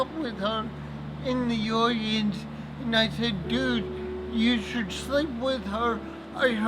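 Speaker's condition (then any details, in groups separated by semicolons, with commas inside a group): Cerebral palsy; since birth, born not breathing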